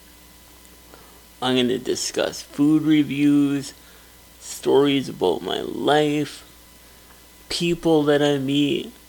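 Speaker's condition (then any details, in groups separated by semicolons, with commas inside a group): Cerebral palsy; wheelchair user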